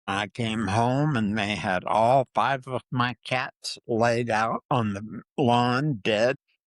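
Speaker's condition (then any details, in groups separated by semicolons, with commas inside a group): Parkinson's disease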